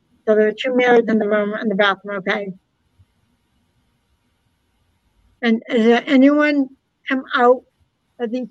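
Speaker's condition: Hard of hearing, cochlear implant

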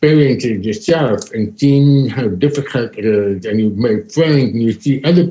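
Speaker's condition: Deafness, profound; diagnosed at age four, no intervention first 3-4 years, mainstream schooling; cannot understand masked speakers

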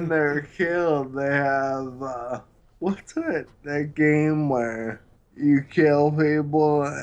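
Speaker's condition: Friedreich's ataxia; degenerative neurological disease, diagnosed around age 16, affects balance, coordination and heart, no cure or treatments

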